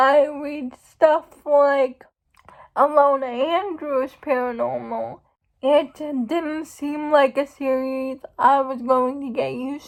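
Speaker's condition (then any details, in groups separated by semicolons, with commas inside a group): Cerebral palsy; uses wheelchair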